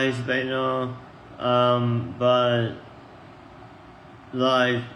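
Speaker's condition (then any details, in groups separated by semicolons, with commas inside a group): Tongue cancer; tongue and neck surgery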